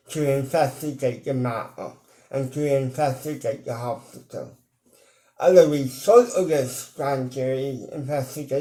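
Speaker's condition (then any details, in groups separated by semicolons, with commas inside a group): Cerebral palsy, ataxic, mild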